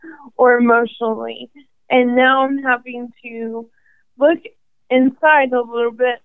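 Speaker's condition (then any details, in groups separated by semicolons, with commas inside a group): ALS; probable category ALS, first symptoms noticed in hand, 18 months to diagnosis, diagnosed at 27; about 5.5 years since diagnosis, considering walking device, clinic team includes speech and respiratory therapists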